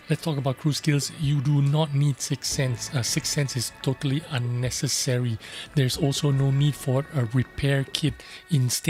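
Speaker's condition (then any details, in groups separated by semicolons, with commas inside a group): No condition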